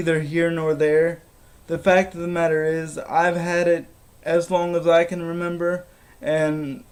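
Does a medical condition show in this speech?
Yes: cerebral palsy.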